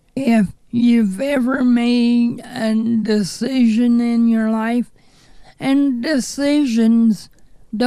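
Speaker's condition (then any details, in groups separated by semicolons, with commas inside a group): Cerebral palsy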